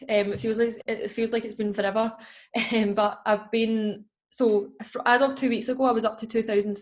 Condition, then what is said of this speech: No condition.